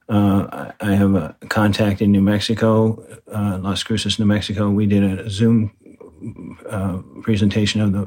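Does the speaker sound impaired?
Yes: Parkinson's disease; right-side weakness at onset, diagnosed by neurologist, confirmed by second opinion, heavy weightlifting slows progression; about 6 years since diagnosis, low medication first 3 years, more as symptoms worsen.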